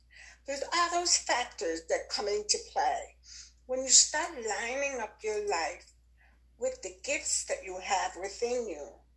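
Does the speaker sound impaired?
Yes: deafness; born with normal hearing, progressive hearing loss from age 9, from barefoot water skiing.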